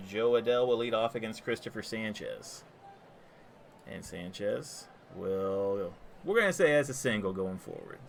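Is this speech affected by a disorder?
No.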